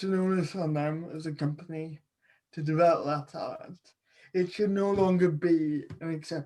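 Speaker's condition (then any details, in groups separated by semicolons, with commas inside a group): Cerebral palsy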